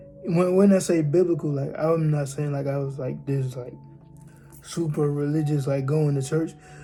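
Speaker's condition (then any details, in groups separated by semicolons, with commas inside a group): Cerebral palsy; from birth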